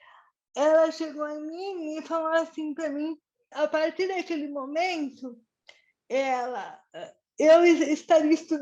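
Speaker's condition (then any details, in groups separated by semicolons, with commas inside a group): Cerebral palsy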